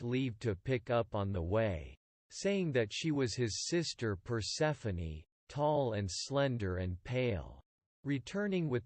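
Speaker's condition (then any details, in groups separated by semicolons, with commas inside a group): No condition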